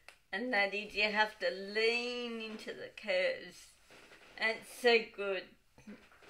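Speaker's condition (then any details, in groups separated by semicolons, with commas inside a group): Cerebral palsy, dystonic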